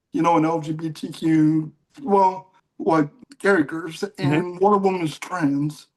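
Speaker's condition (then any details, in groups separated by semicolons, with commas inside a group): Cerebral palsy; mild case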